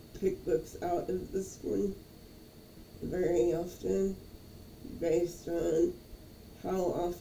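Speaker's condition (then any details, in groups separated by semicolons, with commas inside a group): Cerebral palsy; first word not said quite right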